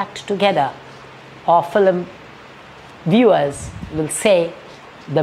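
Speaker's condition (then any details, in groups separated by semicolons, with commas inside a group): No condition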